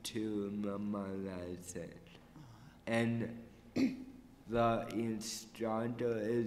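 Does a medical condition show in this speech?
Yes: cerebral palsy.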